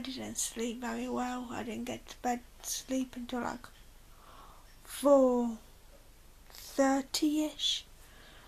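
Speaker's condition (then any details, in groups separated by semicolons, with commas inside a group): Cerebral palsy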